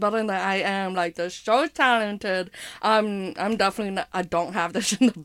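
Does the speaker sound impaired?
Yes: hearing impairment with speech impairment; attended deaf camp in childhood; does not sound like others, speech and hearing impairments sometimes affect talking.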